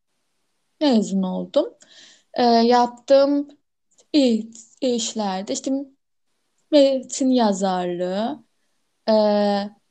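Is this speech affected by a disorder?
Yes: stuttering; stuttering since before choosing a career; stutters a lot at present; frequent sound and part-word repetitions, repeated initial syllables, filler sounds; here repeated sounds.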